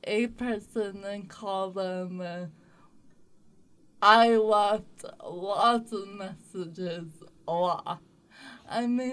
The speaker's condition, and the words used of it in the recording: Cerebral palsy. Oh, yeah, I had, like, speech therapy in the past.